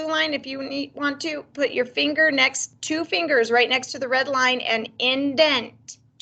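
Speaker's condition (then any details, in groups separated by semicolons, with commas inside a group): No condition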